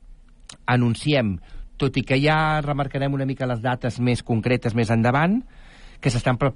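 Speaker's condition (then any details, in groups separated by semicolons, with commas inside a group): No condition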